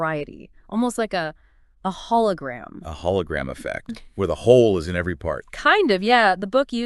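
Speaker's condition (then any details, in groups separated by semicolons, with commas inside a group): No condition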